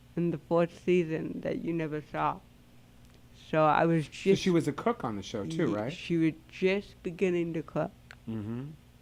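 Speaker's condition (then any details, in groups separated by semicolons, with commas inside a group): Cerebral palsy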